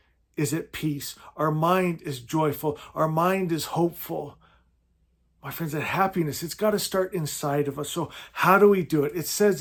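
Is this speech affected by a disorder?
No.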